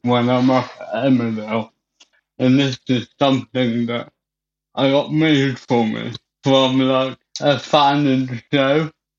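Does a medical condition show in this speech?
Yes: cerebral palsy; birth complications, breathing stopped, cesarean, incubator, walked fine until 5, then physiotherapy, walking frame, wheelchair.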